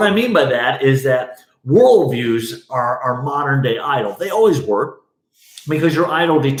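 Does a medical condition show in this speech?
No.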